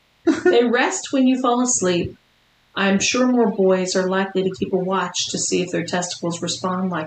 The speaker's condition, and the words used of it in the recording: None; typical speech.